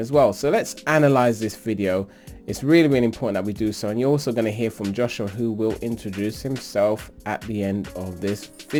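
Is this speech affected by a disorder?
No.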